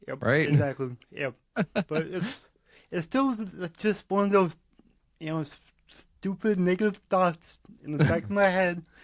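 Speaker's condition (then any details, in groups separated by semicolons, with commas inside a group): Cerebral palsy; present from birth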